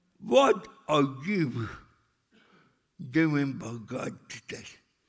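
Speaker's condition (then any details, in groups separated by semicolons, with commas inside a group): Cerebral palsy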